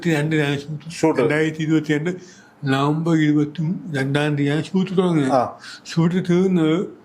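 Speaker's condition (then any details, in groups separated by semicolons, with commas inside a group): Cerebral palsy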